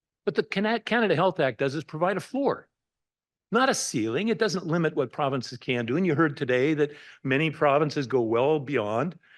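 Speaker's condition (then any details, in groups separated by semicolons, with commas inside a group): No condition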